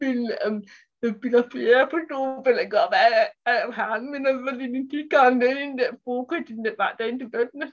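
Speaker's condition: Cerebral palsy; speech impairment

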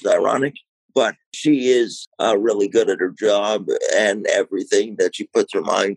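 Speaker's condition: Cerebral palsy, mild; lungs collapsed three days after birth, lack of oxygen, bleeding in one brain area, incubator nine weeks, lifelong wheelchair

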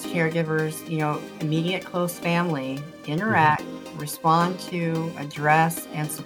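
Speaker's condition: Bilateral cleft lip and palate; congenital bilateral cleft lip and palate, two openings in lip and two in palate, required correction after birth, no family history

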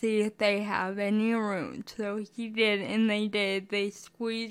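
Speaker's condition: Spastic cerebral palsy; mixed type, mostly spastic, involuntary jerking, needs sedation for MRI

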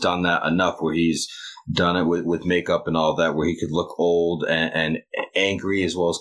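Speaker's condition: No condition

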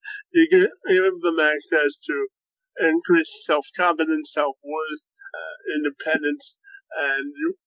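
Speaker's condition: Cerebral palsy, spastic quadriplegia

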